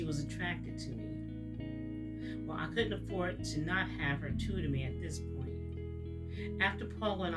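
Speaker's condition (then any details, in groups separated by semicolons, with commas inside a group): No condition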